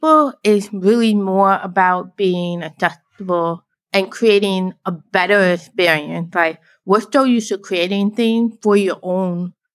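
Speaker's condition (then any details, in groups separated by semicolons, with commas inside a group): Deafblind, born deaf; hearing aid on right, cochlear implant on left, about 40 degree visual field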